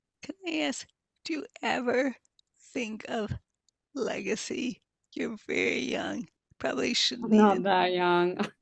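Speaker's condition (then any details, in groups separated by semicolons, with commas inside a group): Multiple sclerosis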